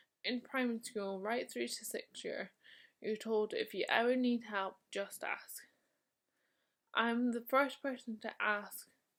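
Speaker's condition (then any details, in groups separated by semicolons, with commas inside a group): Motor neurone disease; onset in left hand; two years since diagnosis, has carer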